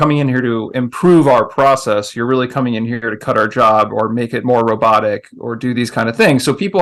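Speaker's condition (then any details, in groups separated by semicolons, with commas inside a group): No condition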